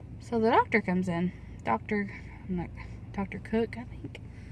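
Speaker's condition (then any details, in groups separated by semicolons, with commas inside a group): No condition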